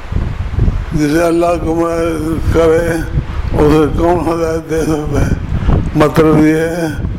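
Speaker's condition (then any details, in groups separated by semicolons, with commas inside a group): Difficulty speaking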